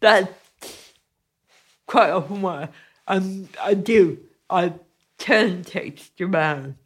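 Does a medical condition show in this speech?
Yes: cerebral palsy; cerebral palsy from birth, affects physical movement when making art, loses balance often, must move carefully.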